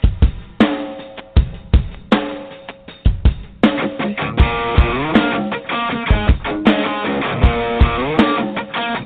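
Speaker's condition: No condition

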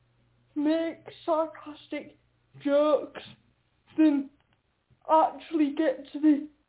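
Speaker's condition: Quadriplegic cerebral palsy; uses a wheelchair

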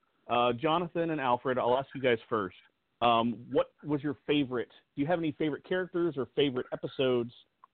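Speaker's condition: No condition

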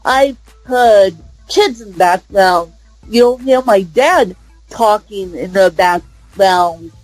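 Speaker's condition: Cerebral palsy; since birth

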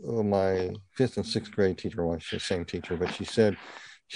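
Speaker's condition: Partial cleft palate; congenital

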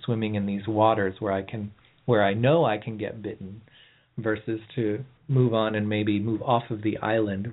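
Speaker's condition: No condition

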